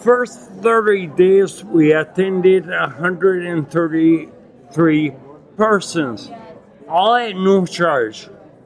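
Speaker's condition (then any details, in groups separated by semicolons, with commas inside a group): Acquired ataxia with dysarthria, acquired; Lance-Adams syndrome; myoclonus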